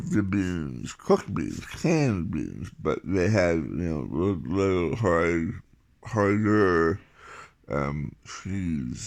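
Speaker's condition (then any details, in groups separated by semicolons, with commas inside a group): Tongue cancer surgery, tongue graft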